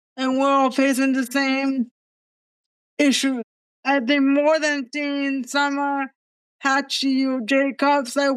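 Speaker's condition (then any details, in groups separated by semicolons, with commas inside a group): Cerebral palsy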